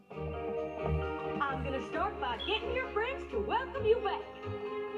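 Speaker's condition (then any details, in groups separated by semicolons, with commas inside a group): No condition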